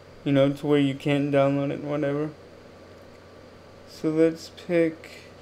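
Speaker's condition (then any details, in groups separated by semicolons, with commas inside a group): Cerebral palsy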